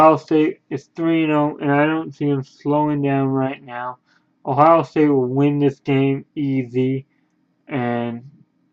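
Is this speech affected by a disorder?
Yes: cerebral palsy.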